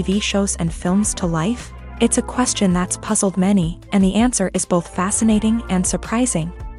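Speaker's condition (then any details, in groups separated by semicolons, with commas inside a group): No condition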